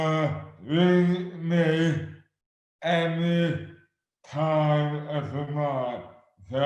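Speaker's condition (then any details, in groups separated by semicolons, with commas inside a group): Dystonia; sudden overnight onset years ago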